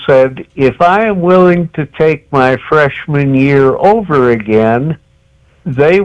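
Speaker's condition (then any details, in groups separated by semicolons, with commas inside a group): Cerebral palsy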